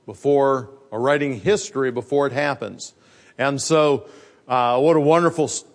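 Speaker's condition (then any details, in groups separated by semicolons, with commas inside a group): No condition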